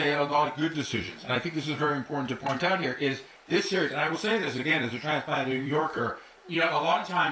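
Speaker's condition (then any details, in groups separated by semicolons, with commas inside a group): No condition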